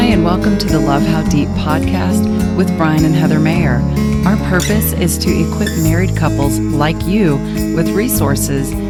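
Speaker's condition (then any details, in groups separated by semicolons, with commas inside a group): No condition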